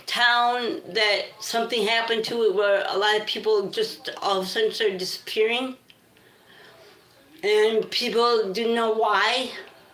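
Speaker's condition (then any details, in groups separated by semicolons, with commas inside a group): Cerebral palsy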